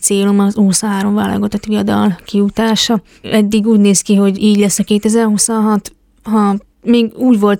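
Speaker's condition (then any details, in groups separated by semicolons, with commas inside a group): Hearing impairment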